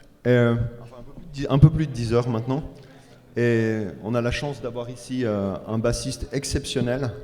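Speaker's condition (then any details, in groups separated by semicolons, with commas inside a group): No condition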